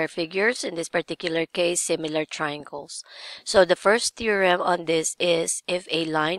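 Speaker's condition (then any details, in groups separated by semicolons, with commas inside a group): No condition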